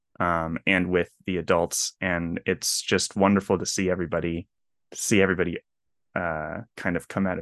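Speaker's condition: No condition

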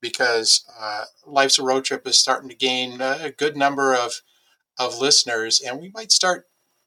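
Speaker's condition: No condition

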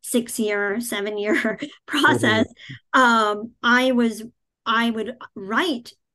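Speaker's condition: Cleft palate, cleft palate without cleft lip

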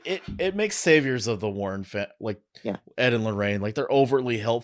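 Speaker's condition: No condition

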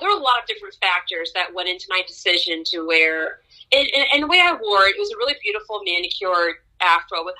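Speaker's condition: No condition

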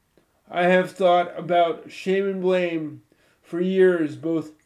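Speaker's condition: Cerebral palsy; cerebral palsy since childhood

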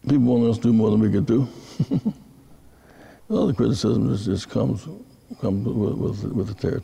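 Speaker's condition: Parkinson's disease; speech therapy

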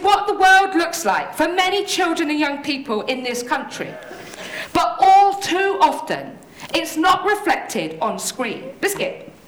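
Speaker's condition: Tourette syndrome; vocal tics interrupt speech, involuntary words and phrases, ticking fits cause complete loss of speech control

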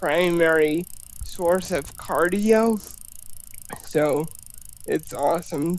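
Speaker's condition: Spastic cerebral palsy

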